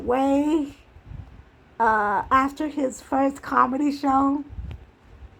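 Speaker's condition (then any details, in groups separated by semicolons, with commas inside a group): Cerebral palsy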